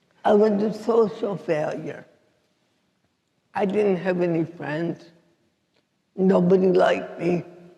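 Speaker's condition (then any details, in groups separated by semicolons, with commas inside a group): Cerebral palsy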